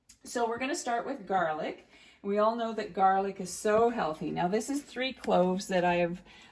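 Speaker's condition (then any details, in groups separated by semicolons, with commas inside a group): No condition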